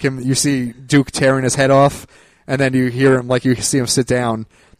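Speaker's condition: No condition

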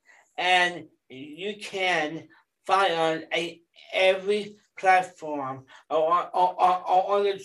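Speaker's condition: Down syndrome; extra third 21st chromosome

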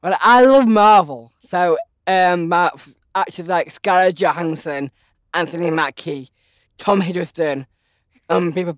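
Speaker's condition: Down syndrome

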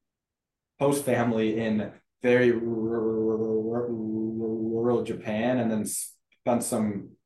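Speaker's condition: Stuttering; stuttering since childhood; varies by situation, more fluent when confident, healthy and feeling good; blocks

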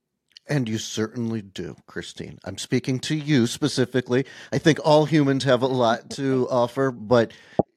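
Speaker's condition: No condition

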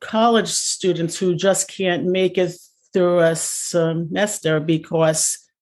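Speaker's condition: Stuttering; prolonged sounds

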